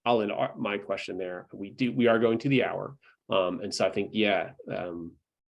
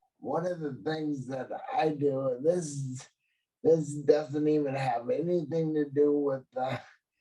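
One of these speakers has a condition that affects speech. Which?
The second: cerebral palsy.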